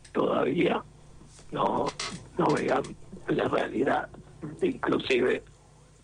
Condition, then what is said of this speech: Laryngectomy. Creo que se me escucha bastante bien.